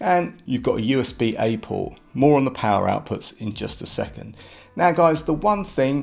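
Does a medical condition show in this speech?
No.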